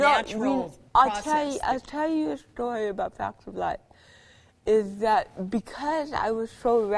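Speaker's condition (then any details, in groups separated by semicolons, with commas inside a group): Cerebral palsy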